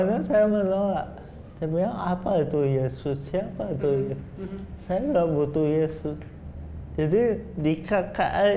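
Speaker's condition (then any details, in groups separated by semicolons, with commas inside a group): Cerebral palsy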